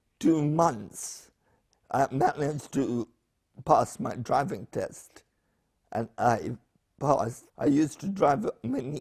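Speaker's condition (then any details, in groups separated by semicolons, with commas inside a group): Spastic paraplegia with essential tremor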